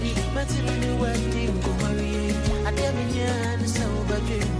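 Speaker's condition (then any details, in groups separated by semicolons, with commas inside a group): No condition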